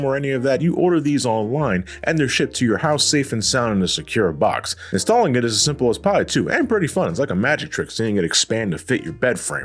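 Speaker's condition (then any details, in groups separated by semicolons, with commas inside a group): No condition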